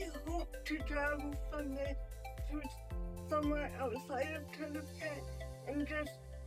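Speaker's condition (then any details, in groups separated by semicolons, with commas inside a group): Spastic quadriplegic cerebral palsy; spastic quadriplegic form, scoliosis; diagnosed before age one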